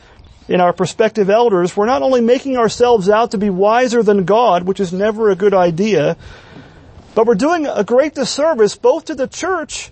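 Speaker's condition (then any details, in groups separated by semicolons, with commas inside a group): No condition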